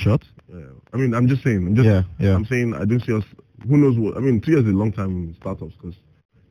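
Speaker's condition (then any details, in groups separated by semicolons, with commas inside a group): No condition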